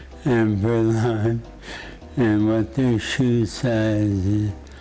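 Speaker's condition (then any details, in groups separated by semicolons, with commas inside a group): Parkinson's disease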